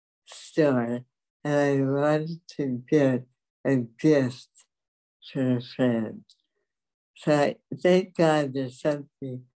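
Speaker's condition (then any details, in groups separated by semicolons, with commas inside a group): Dystonia; affects walking and speech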